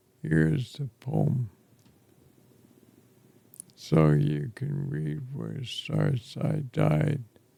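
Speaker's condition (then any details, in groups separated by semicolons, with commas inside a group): ALS; affects chest and throat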